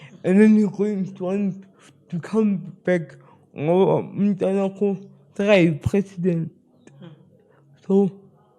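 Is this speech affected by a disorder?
Yes: spastic cerebral palsy.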